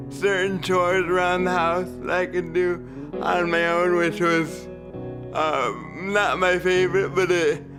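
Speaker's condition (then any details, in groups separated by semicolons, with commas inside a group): Cerebral palsy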